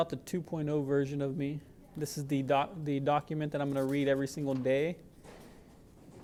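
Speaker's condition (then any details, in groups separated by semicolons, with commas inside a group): No condition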